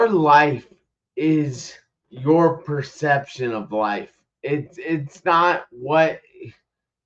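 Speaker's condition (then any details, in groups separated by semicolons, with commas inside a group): Traumatic brain injury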